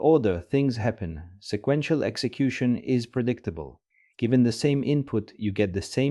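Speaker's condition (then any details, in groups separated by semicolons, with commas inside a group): No condition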